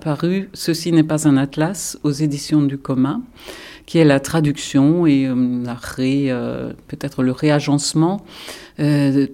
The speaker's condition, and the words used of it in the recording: None; typical speech.